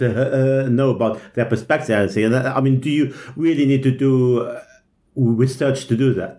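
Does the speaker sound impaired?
Yes: stuttering; often stutters severely at stuttering conferences, little tension during own conference talk; here prolonged sounds, blocks.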